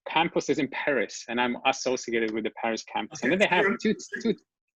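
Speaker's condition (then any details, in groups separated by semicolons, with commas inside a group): No condition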